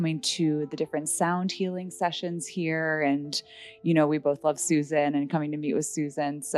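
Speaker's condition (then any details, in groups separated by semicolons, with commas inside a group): No condition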